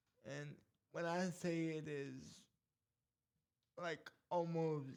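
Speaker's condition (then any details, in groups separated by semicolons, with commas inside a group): Cerebral palsy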